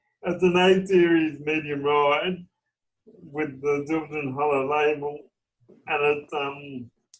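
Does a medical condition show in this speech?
Yes: cerebral palsy.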